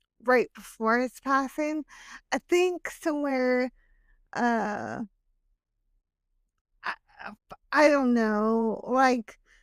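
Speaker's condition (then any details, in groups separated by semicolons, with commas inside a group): Hemiplegic cerebral palsy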